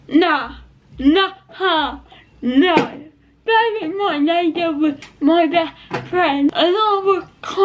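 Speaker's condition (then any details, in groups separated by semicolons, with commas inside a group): Cerebral palsy; not quadriplegic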